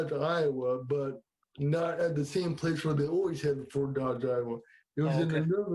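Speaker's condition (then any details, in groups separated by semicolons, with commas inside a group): Cerebral palsy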